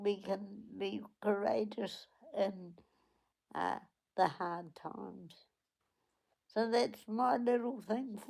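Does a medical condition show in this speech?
Yes: cerebral palsy; onset at 8 days old.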